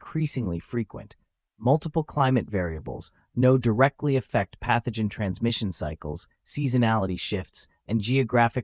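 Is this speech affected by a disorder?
No.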